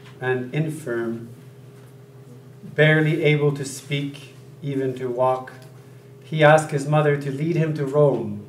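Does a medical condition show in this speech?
No.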